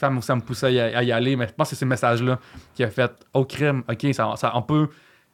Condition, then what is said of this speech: Stuttering. Moi, j'ai un problème d'élocution dans la vie.